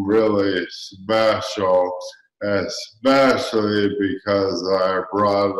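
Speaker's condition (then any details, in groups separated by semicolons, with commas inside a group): ALS; clear before diagnosis, speech since changed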